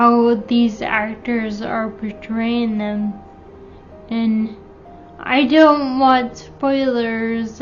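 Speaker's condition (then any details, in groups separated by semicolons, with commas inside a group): Friedreich's ataxia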